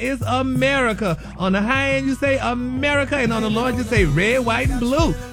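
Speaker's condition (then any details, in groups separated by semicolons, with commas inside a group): No condition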